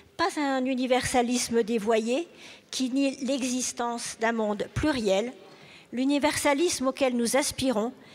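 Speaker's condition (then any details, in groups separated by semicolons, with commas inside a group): No condition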